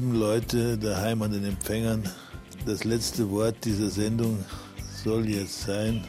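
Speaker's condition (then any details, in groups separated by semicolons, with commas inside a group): Parkinson's disease; now walks with crutches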